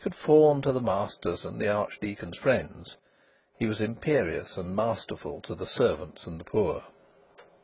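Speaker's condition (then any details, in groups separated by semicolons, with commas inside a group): No condition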